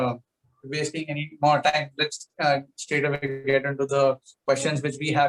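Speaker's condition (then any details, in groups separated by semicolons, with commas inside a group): No condition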